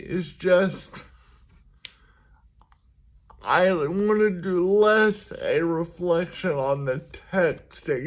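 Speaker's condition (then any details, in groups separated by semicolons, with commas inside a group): Cerebral palsy; speaks slower at times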